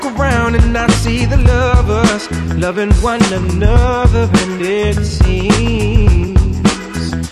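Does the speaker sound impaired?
No.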